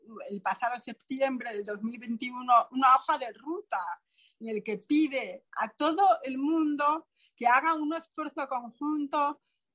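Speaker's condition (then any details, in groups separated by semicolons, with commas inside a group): Profound bilateral hearing loss, post-meningitis profound bilateral sensorineural hearing loss; cochlear implant at 30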